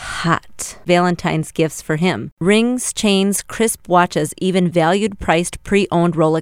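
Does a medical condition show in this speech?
No.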